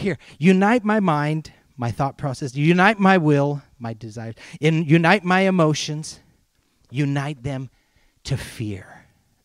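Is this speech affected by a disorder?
No.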